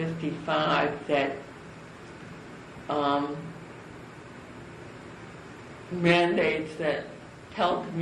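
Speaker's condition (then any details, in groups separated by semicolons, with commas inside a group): Cerebral palsy; from birth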